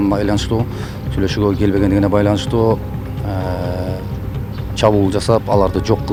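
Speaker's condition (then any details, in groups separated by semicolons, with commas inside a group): No condition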